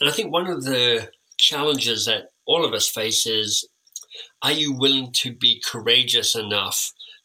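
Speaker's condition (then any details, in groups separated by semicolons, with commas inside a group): Cleft lip and palate; time with an orthodontist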